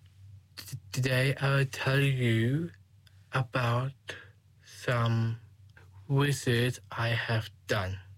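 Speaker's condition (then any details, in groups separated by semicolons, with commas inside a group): Down syndrome; 21 years old; age 21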